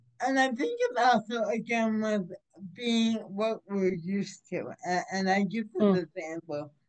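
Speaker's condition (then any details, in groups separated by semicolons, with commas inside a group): Cerebral palsy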